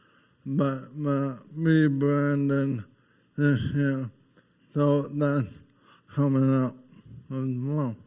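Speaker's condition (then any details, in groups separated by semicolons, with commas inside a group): ALS; voice changed, uses AI voice from early recordings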